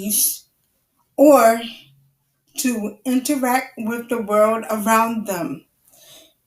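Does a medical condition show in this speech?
Yes: cerebral palsy; wheelchair user.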